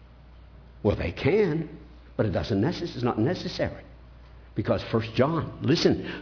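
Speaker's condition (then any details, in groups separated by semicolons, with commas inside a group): No condition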